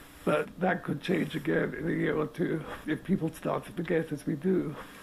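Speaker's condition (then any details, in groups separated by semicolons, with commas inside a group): Motor neurone disease; completely immobile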